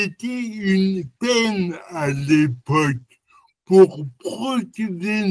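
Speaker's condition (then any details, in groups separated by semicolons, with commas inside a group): Cerebral palsy; lifelong, non-progressive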